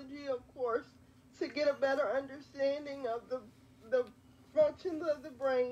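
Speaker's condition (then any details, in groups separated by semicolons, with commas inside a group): Quadriplegic cerebral palsy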